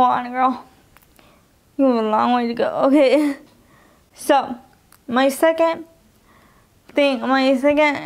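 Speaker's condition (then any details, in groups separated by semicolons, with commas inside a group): Cerebral palsy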